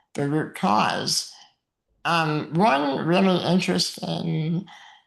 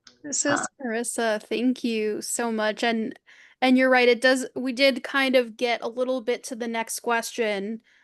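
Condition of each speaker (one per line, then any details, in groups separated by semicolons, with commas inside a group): Muscular dystrophy; no use of arms or legs, uses wheelchair; very physically weak; may need microphone to be heard
No condition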